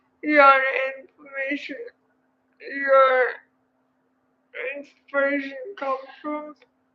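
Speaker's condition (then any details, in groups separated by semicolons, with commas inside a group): Cerebral palsy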